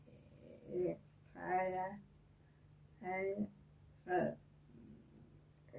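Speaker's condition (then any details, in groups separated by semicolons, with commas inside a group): Cerebral palsy; since birth, brain injury from preterm birth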